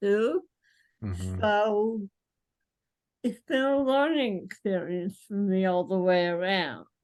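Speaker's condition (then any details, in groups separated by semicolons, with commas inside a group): Cerebral palsy; mainly small motor coordination; speech and movement visibly affected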